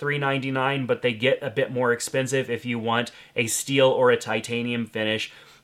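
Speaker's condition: No condition

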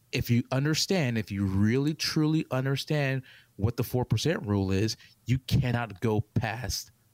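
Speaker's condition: No condition

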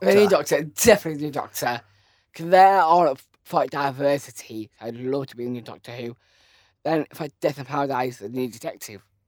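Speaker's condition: Down syndrome

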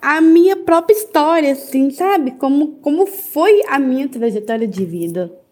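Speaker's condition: Down syndrome; diagnosed at birth

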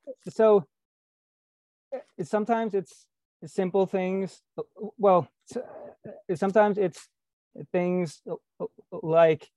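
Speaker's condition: Stuttering; man aged 23, long history of avoiding communication; discloses stutter openly, working on reducing avoidance; difficult to communicate fluently, rarely fluent even after disclosing stutter; repeated words, prolonged sounds

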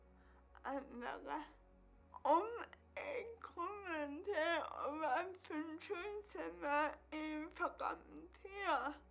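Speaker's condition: Cerebral palsy; onset at birth

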